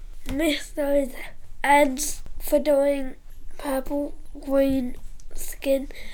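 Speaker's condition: Cerebral palsy; age 11, COVID infection day one to two, double vaccinated, feeling unwell

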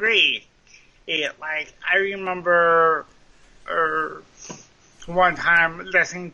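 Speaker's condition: Cerebral palsy, mild; speech impediment present during recording

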